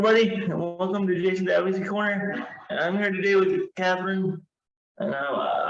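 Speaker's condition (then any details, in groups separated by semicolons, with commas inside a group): Cerebral palsy, severe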